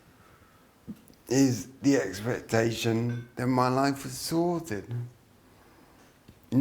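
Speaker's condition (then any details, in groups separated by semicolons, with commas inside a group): Traumatic brain injury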